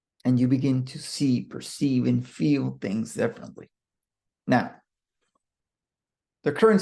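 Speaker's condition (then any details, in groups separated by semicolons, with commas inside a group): No condition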